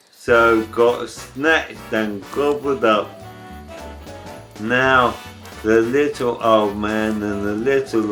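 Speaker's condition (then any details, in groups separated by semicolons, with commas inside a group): ALS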